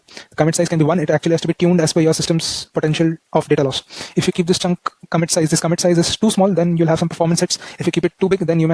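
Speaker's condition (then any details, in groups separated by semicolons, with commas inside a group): No condition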